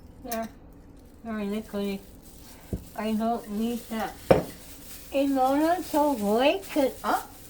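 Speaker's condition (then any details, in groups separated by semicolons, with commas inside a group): Head and neck cancer; tracheostomy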